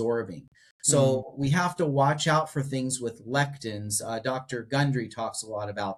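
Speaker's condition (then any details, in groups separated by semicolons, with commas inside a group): No condition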